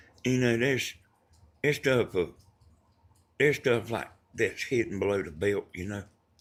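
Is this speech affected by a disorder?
Yes: brain bleed.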